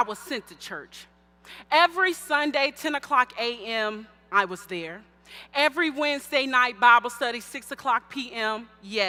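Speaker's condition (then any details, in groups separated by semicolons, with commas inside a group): No condition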